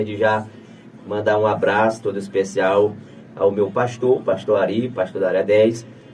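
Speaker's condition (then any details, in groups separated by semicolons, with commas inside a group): No condition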